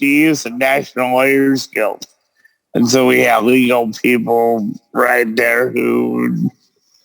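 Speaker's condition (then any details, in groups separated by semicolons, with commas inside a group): Cerebral palsy; present since birth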